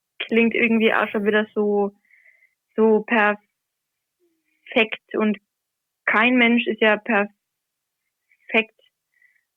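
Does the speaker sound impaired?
Yes: stuttering; covert stuttering for many years, aware from about age 10, hidden until 21; openly stuttering, regularly reads scripture aloud in church since January last year, nervous beforehand; not stutter-free when reading aloud, anticipates difficult words in advance, avoided words, trouble with t-words; here repeated words, blocks.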